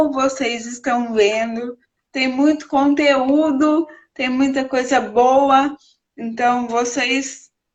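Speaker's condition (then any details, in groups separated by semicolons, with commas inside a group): Cerebral palsy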